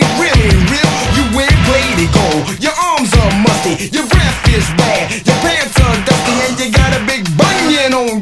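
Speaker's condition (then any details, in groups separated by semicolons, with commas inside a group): No condition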